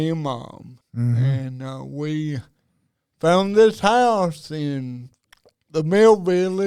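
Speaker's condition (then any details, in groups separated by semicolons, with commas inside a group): Cerebral palsy; diagnosed at about age two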